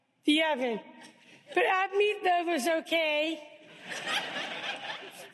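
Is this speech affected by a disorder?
Yes: Down syndrome; diagnosed at birth.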